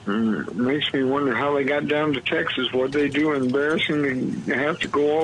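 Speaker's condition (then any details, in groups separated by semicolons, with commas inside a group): Cerebral palsy; month in incubator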